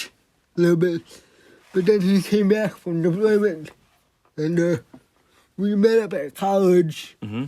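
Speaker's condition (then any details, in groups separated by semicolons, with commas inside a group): Cerebral palsy; motor disability affecting body control; strength training, previously very weak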